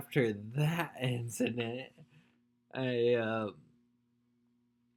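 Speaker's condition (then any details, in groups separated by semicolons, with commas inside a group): Spinocerebellar ataxia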